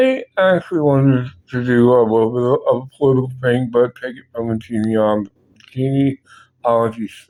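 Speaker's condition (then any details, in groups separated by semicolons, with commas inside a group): Parkinson's; speech impediment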